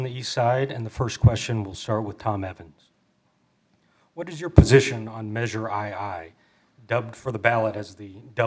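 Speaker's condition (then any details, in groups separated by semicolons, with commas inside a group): No condition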